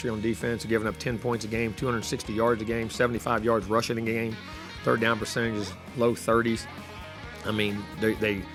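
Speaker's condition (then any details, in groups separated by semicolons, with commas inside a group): No condition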